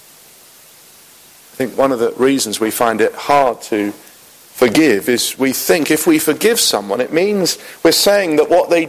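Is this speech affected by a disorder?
No.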